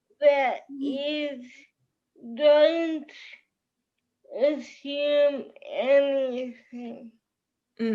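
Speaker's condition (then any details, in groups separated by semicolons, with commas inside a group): Cerebral palsy; powerchair user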